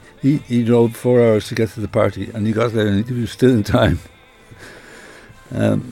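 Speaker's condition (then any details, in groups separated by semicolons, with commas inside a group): Parkinson's disease; diagnosed about 10 years ago, progressive, expected to worsen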